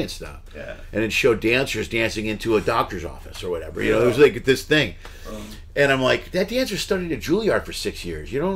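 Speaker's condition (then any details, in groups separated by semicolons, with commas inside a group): No condition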